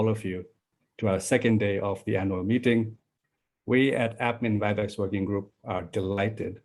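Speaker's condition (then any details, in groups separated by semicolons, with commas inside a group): No condition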